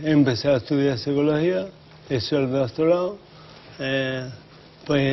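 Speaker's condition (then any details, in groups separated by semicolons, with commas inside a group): Acquired brain injury; traumatic, traffic accident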